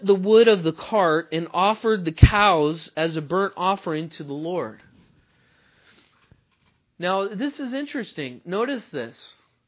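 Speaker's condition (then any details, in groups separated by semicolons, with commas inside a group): No condition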